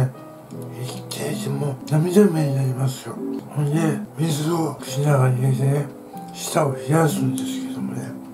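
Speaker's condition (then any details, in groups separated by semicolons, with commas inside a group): Tongue cancer, partial glossectomy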